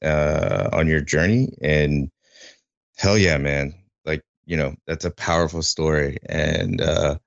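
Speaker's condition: No condition

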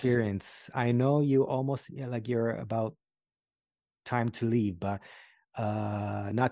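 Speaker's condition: Stuttering; l sound tough, trouble formulating sentences after pandemic isolation, not from stuttering; blocks

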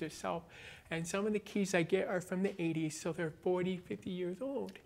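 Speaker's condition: Born deaf, cochlear implant

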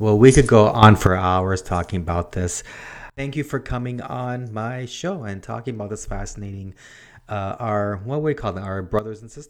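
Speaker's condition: No condition

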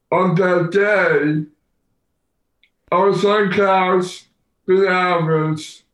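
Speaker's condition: Down syndrome; four major ear surgeries around age 18

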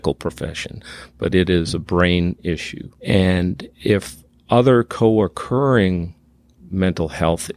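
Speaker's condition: No condition

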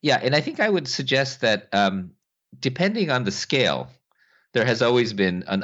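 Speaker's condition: No condition

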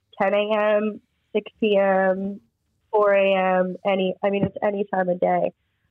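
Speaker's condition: No condition

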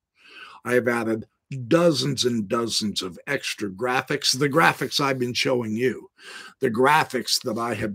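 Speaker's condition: No condition

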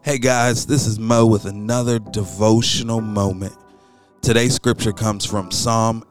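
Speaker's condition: No condition

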